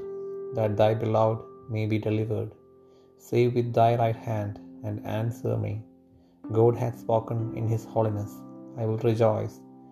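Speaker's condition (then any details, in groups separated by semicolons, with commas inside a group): No condition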